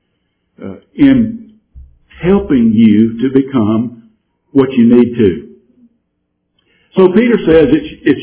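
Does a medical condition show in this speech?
No.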